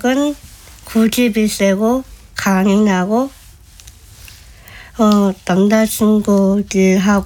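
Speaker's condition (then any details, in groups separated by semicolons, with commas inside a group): Down syndrome; body shape changes ended ballet; joint pain in every joint throughout body; speaks very well, communicates smoothly, disability barely noticeable, needed detailed concrete explanations from director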